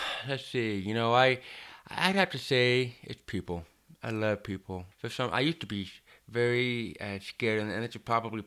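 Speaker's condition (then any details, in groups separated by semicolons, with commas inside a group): Deafness, hard of hearing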